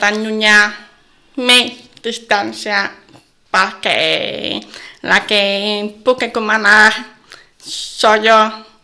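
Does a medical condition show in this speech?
Yes: deafness from birth, congenital; communicates by lip reading since always; intonation different from hearing speakers, may not be understood well, host finds speech understandable.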